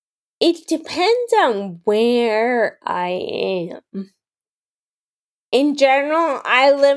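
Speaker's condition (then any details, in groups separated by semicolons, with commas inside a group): Friedreich's ataxia; rare progressive, initially mild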